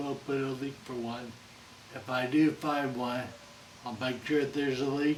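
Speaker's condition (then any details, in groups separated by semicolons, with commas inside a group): Friedreich's ataxia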